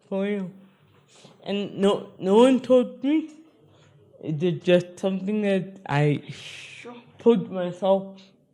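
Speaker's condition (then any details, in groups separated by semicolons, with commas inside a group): Spastic cerebral palsy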